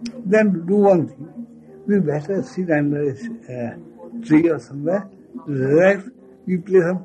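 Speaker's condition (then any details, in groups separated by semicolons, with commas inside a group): Speech loss after head injury; unconscious after accident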